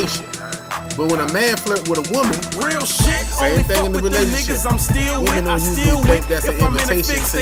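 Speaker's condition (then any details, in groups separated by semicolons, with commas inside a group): No condition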